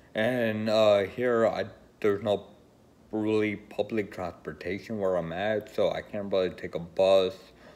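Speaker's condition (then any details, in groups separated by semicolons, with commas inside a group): Friedreich's ataxia; uses wheelchair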